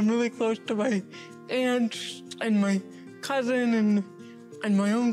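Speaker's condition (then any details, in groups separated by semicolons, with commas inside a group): Cerebral palsy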